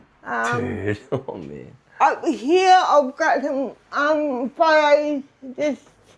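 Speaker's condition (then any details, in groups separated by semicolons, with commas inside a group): Disability affecting speech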